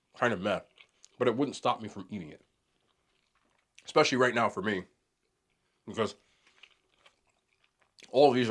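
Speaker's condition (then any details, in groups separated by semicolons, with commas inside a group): No condition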